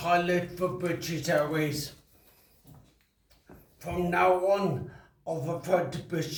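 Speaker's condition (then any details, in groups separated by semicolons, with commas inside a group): Traumatic brain injury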